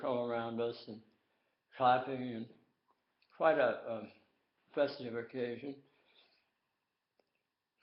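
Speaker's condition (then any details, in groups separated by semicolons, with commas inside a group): Tongue cancer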